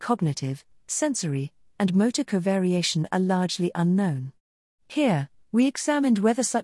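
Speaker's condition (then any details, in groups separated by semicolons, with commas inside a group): No condition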